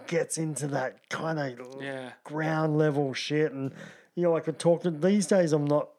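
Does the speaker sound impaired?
Yes: cleft palate; teeth and braces completed at age 21.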